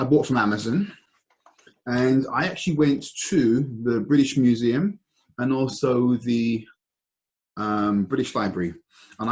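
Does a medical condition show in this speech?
No.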